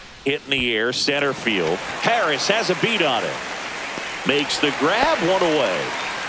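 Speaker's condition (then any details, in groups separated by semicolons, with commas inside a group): No condition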